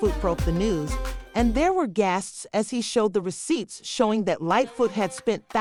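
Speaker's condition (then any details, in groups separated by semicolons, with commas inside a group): No condition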